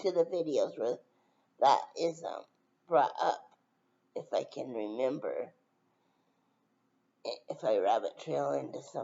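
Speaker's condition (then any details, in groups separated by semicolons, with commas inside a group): Brain injury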